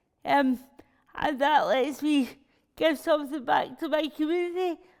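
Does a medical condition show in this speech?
Yes: cerebral palsy.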